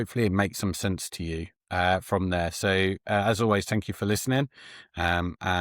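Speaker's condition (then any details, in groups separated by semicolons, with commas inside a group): No condition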